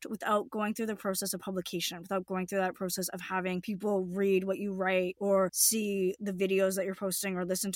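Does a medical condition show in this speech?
No.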